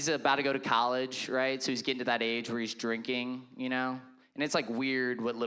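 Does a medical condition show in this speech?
No.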